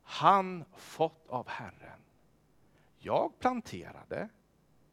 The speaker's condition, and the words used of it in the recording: None; typical speech.